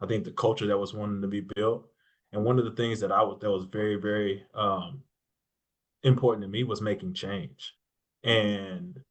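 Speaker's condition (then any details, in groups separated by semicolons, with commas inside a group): No condition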